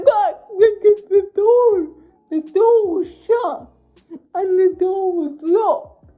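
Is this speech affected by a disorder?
Yes: cerebral palsy.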